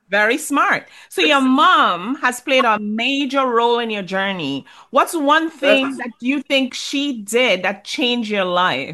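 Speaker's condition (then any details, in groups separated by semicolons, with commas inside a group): No condition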